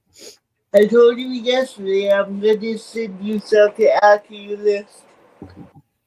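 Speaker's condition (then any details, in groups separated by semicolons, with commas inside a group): Cerebral palsy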